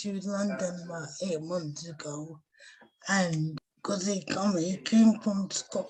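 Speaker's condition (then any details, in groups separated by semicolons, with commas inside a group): Cerebral palsy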